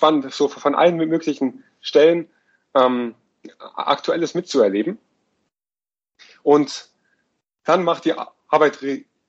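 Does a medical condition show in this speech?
Yes: stuttering; self-help in Flow-Gruppe München; here blocks.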